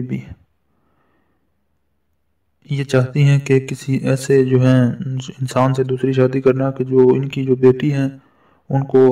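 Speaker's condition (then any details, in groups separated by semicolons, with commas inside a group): No condition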